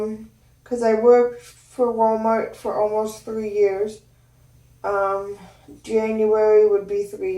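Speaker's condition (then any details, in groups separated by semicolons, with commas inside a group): Cerebral palsy; both hands affected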